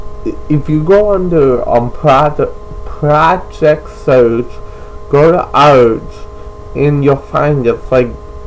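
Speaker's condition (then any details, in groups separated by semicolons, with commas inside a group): Cerebral palsy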